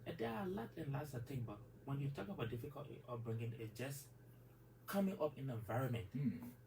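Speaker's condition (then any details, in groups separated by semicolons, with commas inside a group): No condition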